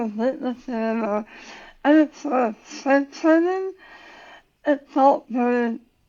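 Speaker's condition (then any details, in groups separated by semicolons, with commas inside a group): Tongue cancer surgery; most of tongue removed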